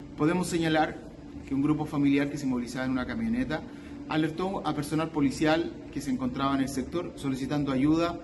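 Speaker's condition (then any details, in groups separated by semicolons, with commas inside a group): No condition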